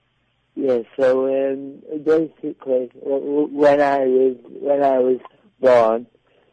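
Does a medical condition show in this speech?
Yes: cerebral palsy; cerebral palsy from birth, predicted never to walk, walked with walking frame, prone to rounded shoulders; delayed development and talking, speech therapy paid by parents.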